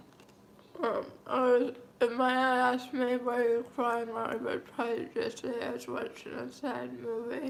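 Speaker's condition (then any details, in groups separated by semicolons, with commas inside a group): Cerebral palsy, mild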